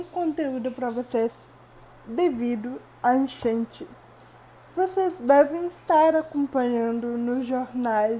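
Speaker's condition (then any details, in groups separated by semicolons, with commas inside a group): Cerebral palsy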